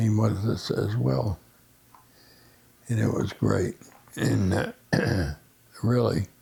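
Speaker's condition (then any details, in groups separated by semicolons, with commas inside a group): Essential tremor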